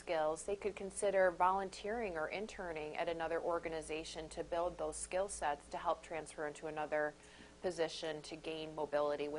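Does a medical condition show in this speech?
No.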